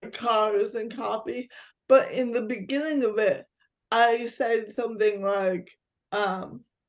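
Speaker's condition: Cerebral palsy; physical disability

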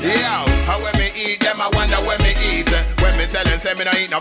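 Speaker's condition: No condition

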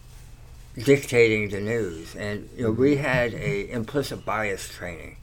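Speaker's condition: Tongue cancer surgery; many years after treatment

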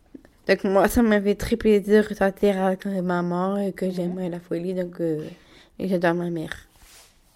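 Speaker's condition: Down syndrome (trisomy 21); age 27, mother Véronique and Chloé help reformulate interview questions

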